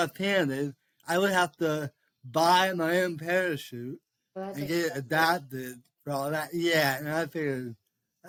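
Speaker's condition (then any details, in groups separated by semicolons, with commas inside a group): Cerebral palsy; speech affected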